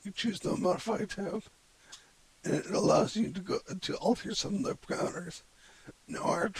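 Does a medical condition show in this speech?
Yes: cerebellar ataxia from brain tumour.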